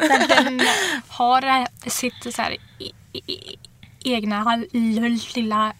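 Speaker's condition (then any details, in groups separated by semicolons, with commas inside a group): Stuttering; long-standing stuttering; uncontrollable stuttering, sometimes worse with nervousness, unpredictable, amount varies by day; repeated sounds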